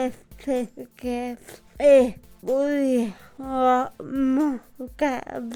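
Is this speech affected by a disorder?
Yes: cerebral palsy; from birth.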